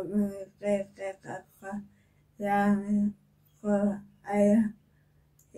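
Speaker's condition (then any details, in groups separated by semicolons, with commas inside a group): Cerebral palsy; since birth, brain injury from preterm birth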